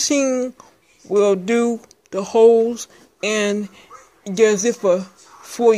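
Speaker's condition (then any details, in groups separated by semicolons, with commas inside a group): Speech impairment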